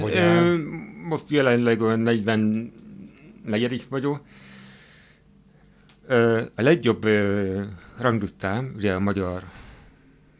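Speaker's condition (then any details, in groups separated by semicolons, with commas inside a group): Hearing impairment; hard of hearing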